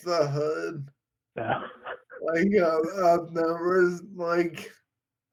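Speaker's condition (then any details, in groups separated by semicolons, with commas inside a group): Friedreich's ataxia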